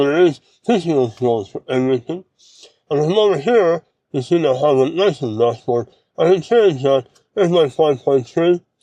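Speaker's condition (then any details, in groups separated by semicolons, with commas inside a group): Mouth cancer surgery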